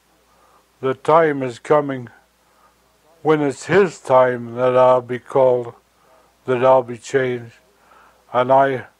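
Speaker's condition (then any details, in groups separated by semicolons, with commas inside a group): Stroke; stroke at age 78, trembling hands, fell and broke hip, arterial aneurysm found on x-rays, surgery; convalescing at home after aneurysm surgery, could not walk for a while, even with walker; slurred speech after stroke, hard time finding words, shaky voice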